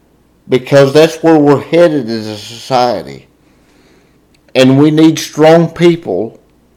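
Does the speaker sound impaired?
Yes: cerebral palsy, spastic diplegia.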